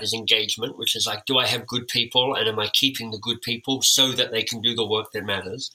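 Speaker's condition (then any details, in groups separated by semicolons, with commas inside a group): Cleft lip and palate; time with an orthodontist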